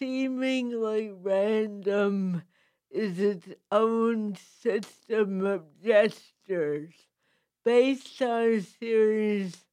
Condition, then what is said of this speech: Cerebral palsy. I have cerebral palsy with a speech impediment.